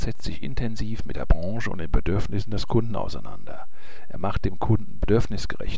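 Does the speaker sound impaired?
No.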